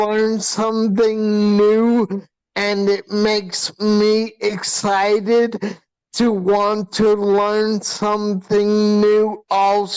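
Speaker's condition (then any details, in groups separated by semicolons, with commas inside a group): Hydrocephalus with shunt failure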